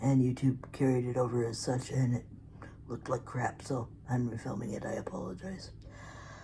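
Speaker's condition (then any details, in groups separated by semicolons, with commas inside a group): Cerebral palsy; articulate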